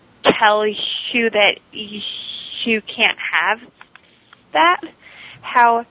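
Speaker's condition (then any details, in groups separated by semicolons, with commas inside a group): Stuttering; very severe third grade, worse high school, speakeasy from Dr. John Haskell, speech therapy helped core; moderate, occasional speakeasy in-ear delayed auditory feedback device, not worn on show; device cuts stuttering about 95%, still stutters at sentence onset, worse around unfamiliar people, sometimes avoids talking; prolonged sounds, blocks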